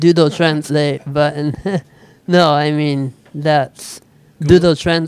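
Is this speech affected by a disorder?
Yes: speech impediment; Google translator voice input once misrecognized speech, switched to typing instead.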